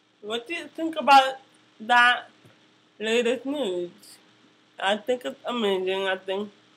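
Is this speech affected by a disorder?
Yes: cerebral palsy.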